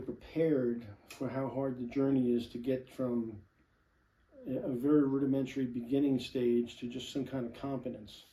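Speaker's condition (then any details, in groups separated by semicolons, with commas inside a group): No condition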